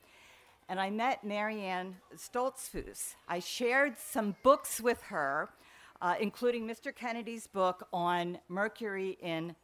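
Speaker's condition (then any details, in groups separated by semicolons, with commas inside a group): No condition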